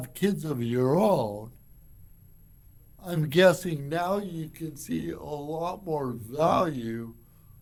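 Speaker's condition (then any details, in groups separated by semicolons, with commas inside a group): Cerebral palsy; from birth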